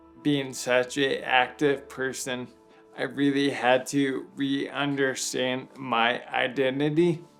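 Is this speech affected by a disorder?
Yes: bulbar onset ALS; recently diagnosed, age 36, symptoms about two years; speech problems first symptom, fasciculations.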